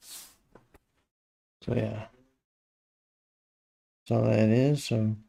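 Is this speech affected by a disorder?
Yes: Parkinson's disease.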